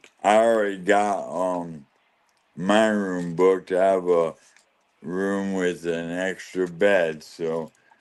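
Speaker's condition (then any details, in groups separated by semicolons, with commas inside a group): ALS; losing ability to talk and swallow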